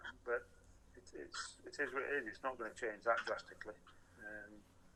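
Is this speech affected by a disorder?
No.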